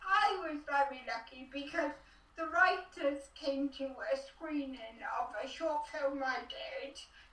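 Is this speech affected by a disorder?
Yes: cerebral palsy.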